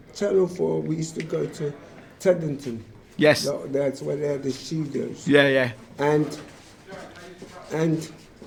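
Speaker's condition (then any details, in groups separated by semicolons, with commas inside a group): Motor neurone disease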